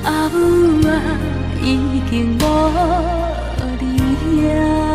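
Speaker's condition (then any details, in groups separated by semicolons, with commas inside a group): No condition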